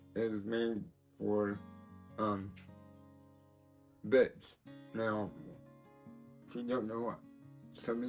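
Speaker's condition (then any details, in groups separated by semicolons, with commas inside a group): Cerebral palsy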